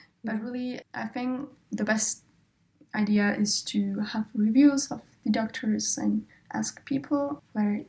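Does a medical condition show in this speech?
No.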